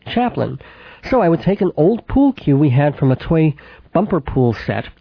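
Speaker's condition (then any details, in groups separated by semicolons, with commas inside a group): Cleft palate with lisp; could not nurse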